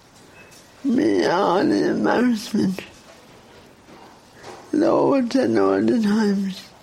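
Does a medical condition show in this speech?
Yes: cerebral palsy; speech therapy as a child, over 20 years ago; no current speech therapy, not wanting it; poor voice control, long words take breath, slow, often misunderstood, hard to hear in crowds.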